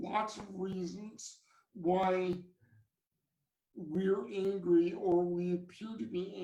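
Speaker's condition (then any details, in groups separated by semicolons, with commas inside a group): Cerebral palsy; from birth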